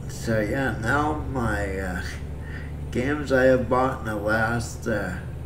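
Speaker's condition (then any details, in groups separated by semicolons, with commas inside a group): Cerebral palsy; breathing fine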